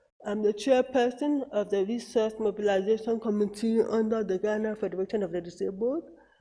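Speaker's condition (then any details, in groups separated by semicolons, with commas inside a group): Cerebral palsy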